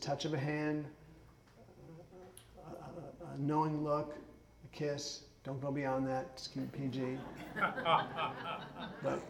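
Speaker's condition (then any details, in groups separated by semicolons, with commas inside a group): Parkinson's; drinks warm water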